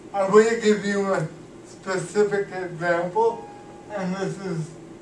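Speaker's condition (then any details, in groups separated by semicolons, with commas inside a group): Cerebral palsy; cannot walk, uses wheelchair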